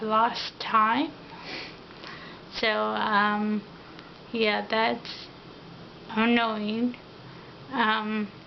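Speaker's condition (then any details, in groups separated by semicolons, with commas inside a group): Ataxia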